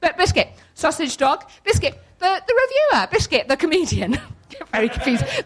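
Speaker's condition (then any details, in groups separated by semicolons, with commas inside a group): Tourette's syndrome; neurological, involuntary movements, noises, several daily seizure-like episodes losing body, speech control, support worker; vocal tics interrupting speech, sausage, hedgehog, involuntary swearing and obscene phrases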